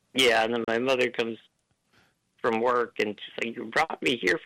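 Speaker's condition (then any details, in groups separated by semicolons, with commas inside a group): Duchenne muscular dystrophy; diagnosed age 3, power chair since about age 10, trouble maintaining breathing, service dog; uses ventilator to breathe; ventilator may be audible, cadence slightly different, works well for him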